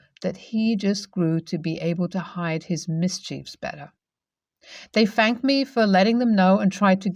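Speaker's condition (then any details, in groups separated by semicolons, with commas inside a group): No condition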